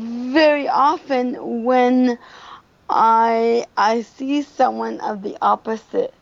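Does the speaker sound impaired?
Yes: stuttering; developmental stutter since starting to talk, childhood speech therapy with speech pathologist Lisa Avery; stuttering audible during interview, finds stuttering exhausting; stutters more with opposite sex, therapy taught slower blended speech, cannot sustain it in job interviews; here repeated sounds, prolonged sounds.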